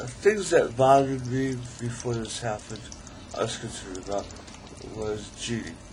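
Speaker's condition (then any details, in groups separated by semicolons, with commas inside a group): ALS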